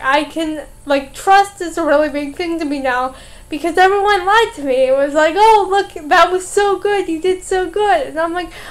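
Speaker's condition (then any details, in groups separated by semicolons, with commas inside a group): Cerebral palsy; special education helped speaking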